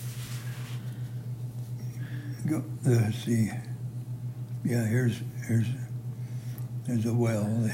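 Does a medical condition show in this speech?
Yes: Parkinson's, severe.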